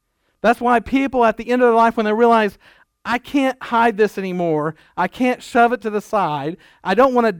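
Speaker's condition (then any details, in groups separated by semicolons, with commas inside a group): No condition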